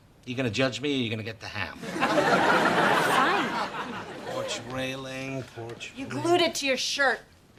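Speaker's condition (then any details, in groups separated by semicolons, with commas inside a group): No condition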